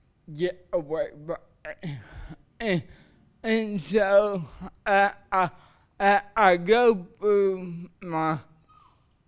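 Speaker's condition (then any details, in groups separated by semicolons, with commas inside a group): Cerebral palsy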